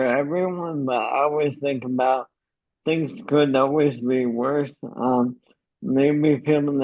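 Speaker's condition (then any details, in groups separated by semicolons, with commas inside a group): ALS; uses pre-recorded voice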